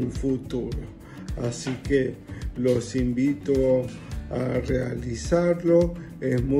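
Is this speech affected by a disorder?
Yes: ALS; diagnosed about 2 years ago.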